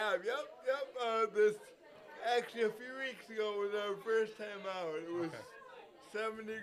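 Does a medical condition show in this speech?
Yes: cerebral palsy; severe cerebral palsy, affects walking, lifelong physical therapy.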